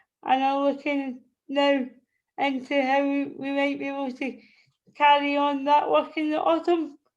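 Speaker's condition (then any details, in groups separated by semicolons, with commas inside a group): Cerebral palsy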